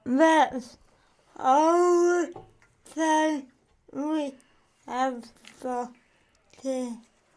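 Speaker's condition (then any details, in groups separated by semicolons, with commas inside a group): Cerebral palsy; from birth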